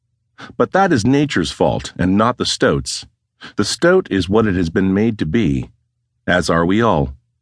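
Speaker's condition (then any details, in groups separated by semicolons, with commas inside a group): No condition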